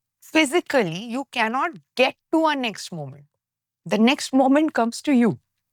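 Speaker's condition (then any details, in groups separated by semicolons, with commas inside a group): No condition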